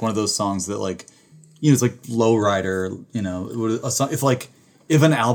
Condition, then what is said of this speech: None; typical speech.